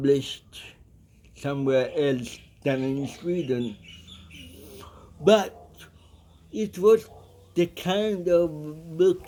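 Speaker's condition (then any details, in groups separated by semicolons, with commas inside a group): Cerebral palsy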